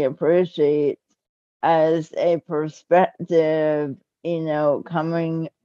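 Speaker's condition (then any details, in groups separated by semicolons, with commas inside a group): Cerebral palsy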